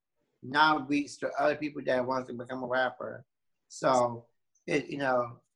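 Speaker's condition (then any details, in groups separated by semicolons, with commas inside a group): Down syndrome; born with Down syndrome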